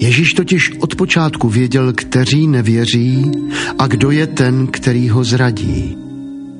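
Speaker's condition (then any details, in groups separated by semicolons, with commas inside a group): No condition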